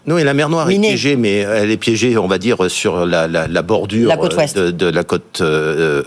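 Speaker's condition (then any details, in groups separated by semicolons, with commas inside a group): No condition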